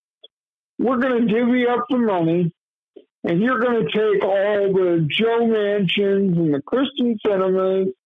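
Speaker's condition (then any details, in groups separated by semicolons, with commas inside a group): Cerebral palsy; lifelong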